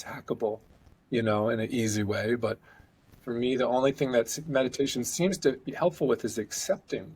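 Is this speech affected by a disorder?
No.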